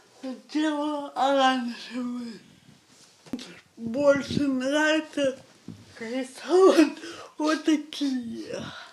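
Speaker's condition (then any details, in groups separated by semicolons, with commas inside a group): Cerebral palsy; hands almost nonfunctional, uses feet for tasks; diagnosed at eight months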